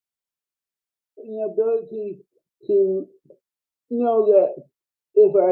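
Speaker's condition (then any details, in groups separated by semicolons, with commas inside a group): Cerebral palsy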